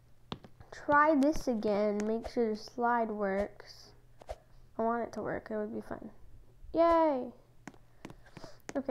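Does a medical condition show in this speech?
No.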